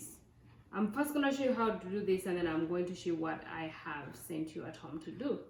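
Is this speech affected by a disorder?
No.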